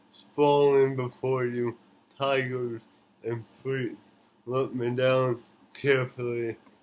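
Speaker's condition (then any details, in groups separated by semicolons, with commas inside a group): Cerebral palsy; since birth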